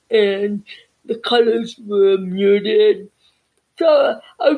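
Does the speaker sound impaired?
Yes: cerebral palsy and deafness.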